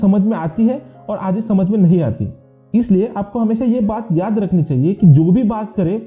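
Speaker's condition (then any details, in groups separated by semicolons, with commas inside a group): No condition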